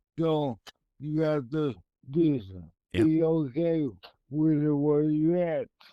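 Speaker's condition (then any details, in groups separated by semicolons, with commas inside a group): Multiple sclerosis; esophagus affected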